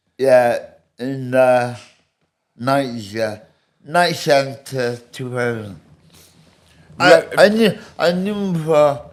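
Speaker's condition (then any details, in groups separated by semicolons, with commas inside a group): Medication-induced speech impediment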